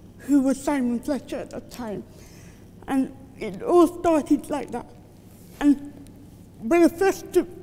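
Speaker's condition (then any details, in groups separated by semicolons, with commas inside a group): Cerebral palsy; from birth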